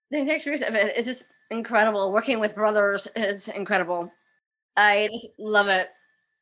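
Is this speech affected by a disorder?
Yes: Down syndrome; developmental disability, extra copy of 21st chromosome.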